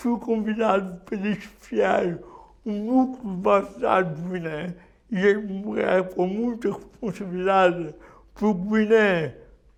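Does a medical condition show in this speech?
Yes: cerebral palsy.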